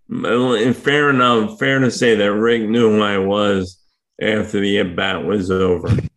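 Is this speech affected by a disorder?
Yes: ALS; diagnosed with ALS last year; uses power wheelchair for mobility; difficulty speaking for long periods.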